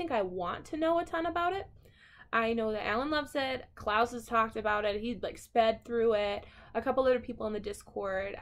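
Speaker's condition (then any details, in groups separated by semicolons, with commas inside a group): No condition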